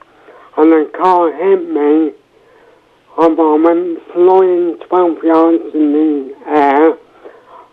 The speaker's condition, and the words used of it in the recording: Cerebral palsy. Then I came out and I suffered with slight cerebral palsy, which obviously affects my speech and my coordination.